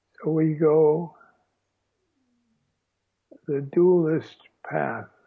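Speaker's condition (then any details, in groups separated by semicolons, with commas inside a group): Aphasia after stroke; halting speech with pauses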